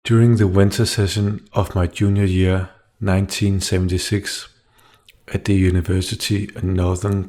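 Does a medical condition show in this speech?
No.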